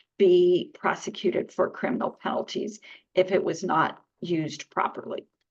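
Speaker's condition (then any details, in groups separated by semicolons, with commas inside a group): No condition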